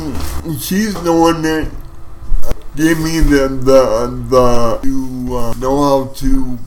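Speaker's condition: Cerebral palsy; wheelchair for mobility

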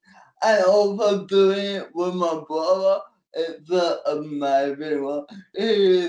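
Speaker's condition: Cerebral palsy; cerebral palsy since birth, manual wheelchair

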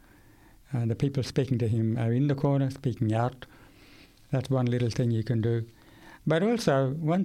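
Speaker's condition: Profound deafness, acquired at age 8; speaks orally, language acquired before hearing loss

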